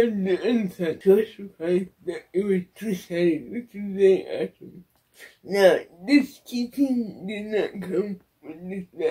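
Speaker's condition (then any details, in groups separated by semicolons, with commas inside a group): Cerebral palsy; wheelchair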